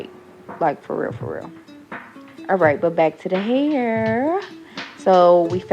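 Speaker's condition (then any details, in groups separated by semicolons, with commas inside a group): No condition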